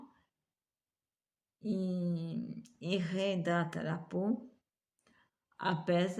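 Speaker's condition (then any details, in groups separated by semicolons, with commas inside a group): Multiple sclerosis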